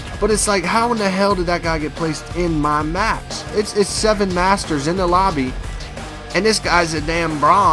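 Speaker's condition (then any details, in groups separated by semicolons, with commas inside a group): No condition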